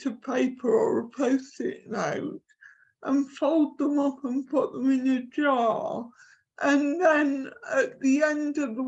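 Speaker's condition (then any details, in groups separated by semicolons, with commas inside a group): Cerebral palsy; from birth, affects limbs and neck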